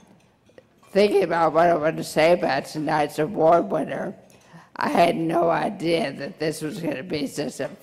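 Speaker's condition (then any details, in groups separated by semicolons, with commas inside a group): Brain injury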